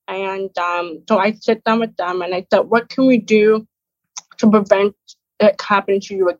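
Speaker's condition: Deafness, hard of hearing

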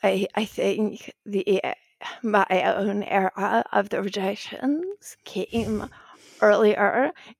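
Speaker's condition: Spasmodic dysphonia; shaky

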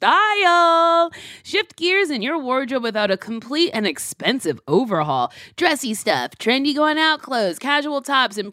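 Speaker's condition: No condition

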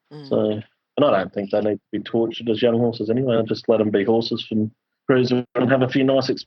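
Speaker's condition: No condition

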